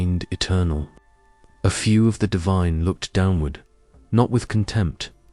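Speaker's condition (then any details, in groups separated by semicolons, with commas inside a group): No condition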